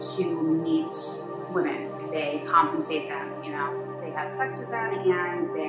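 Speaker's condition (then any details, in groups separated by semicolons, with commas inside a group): No condition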